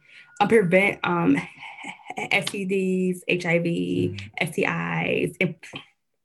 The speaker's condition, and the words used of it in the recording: Stuttering. I'm sorry that you have to actually sit through me like talking just because like I look so weird and I just make these ugly faces and stuff like that.